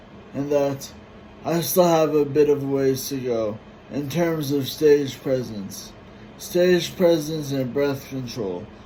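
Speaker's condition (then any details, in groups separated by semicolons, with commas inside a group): Brain injury; relearned talking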